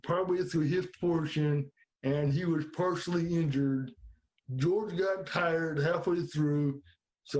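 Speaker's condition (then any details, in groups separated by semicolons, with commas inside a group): Cerebral palsy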